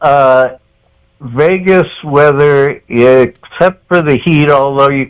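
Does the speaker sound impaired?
Yes: cerebral palsy.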